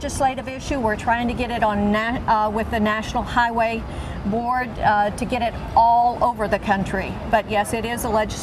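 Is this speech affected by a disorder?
No.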